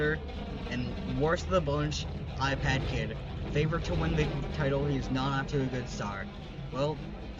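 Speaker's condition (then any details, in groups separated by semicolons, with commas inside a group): No condition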